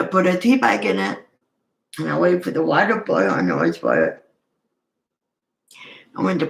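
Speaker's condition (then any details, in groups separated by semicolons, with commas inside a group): Cerebral palsy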